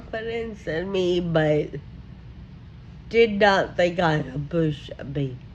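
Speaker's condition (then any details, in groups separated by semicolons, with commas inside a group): Friedreich ataxia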